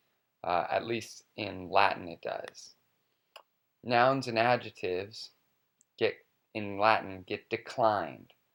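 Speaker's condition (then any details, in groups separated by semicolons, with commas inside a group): No condition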